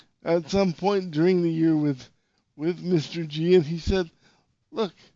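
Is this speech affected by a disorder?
Yes: cerebral palsy.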